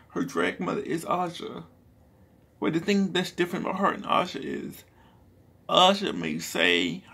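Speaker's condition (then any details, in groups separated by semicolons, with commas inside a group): Cerebral palsy; speech is not the best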